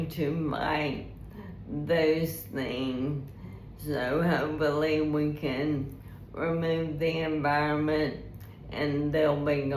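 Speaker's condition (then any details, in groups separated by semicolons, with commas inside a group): ALS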